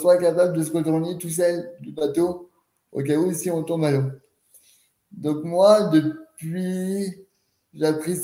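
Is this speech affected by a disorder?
Yes: cerebral palsy; quadriplegic, since birth, cause extreme prematurity, wheelchair user.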